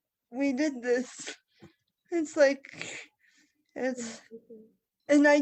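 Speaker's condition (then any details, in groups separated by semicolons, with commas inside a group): Cerebral palsy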